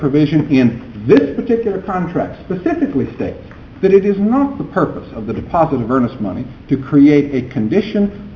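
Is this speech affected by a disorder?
No.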